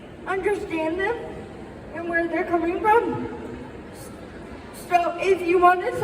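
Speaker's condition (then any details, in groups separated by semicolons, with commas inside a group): Quadriplegic spastic cerebral palsy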